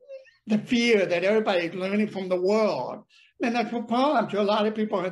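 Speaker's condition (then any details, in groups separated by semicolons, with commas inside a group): Deafness; speech problem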